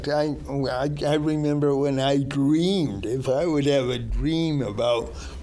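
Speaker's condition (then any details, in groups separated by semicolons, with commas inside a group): Cerebral palsy; present from birth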